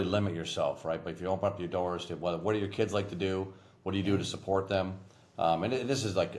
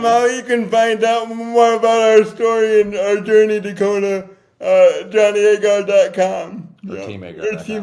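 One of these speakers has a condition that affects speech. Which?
The second: cerebral palsy; from birth, affects walking and talking; walks short distances unaided, years of therapy; difficult to talk.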